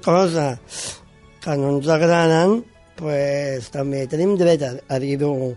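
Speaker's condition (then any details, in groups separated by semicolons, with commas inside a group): Down syndrome; congenital, born with it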